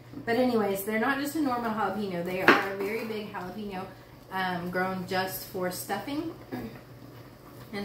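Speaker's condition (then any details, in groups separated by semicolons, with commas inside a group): No condition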